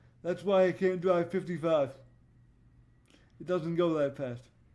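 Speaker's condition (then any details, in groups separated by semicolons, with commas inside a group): Cerebral palsy; voice tone sometimes odd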